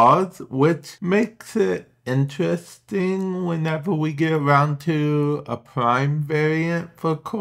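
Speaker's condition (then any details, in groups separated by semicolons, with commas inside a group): Cerebral palsy; affects speech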